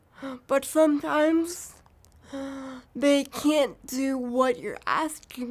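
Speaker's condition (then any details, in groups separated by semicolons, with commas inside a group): Cerebral palsy; from birth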